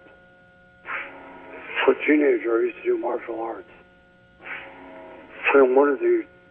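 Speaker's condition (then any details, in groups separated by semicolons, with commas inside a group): ALS; speech getting worse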